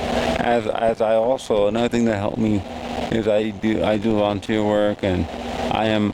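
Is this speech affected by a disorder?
Yes: cerebral palsy.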